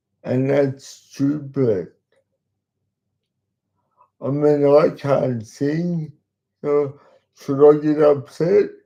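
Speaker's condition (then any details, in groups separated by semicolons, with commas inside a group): Cerebral palsy; talks slowly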